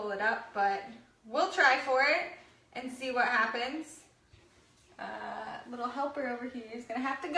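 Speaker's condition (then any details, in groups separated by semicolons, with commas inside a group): No condition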